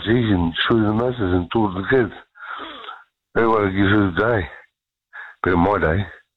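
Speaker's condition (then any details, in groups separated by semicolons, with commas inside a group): Hypoxic brain injury; also called traumatic, about 4 years ago, poor recent memory; speech hard for listeners to understand, apologizes for his talking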